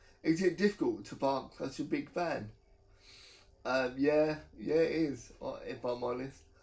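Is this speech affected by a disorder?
Yes: cerebral palsy.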